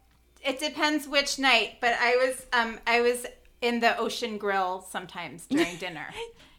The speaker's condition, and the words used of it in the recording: No condition.